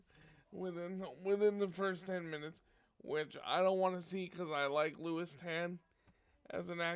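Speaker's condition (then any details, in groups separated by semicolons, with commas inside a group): Cerebral palsy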